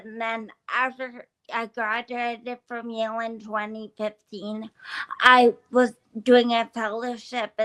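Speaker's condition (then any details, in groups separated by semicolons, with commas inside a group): Brain injury from boulder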